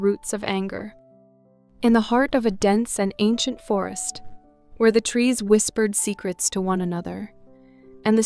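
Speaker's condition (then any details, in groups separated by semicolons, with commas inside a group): No condition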